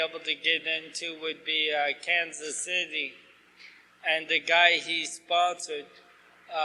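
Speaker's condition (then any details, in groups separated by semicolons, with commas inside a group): ALS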